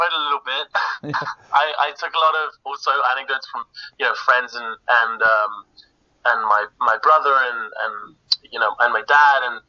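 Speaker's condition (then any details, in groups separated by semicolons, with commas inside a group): No condition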